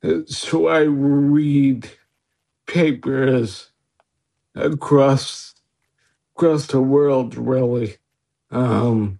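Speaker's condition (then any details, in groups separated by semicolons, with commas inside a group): Friedreich's ataxia; diagnosed at age 19, now 47, early balance and gait problems, wheelchair user about 25 years; Skyclarys over 2 years, 3 pills daily, neurologist at Children's Hospital of Philadelphia, eye movements improved; speech slowed with progression, speech and swallowing improved on medication, asked less often to repeat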